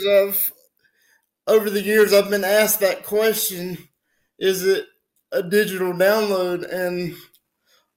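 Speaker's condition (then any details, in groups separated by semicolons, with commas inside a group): Spastic quadriplegic cerebral palsy; speech sometimes affected if not careful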